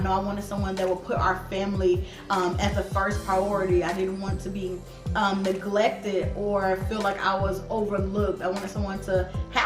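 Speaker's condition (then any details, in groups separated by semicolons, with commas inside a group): No condition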